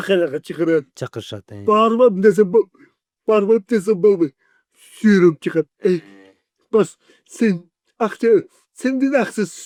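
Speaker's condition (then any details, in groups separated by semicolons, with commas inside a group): Cerebral palsy; 40 years with condition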